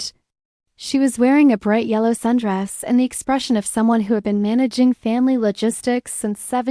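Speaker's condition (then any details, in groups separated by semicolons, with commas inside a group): No condition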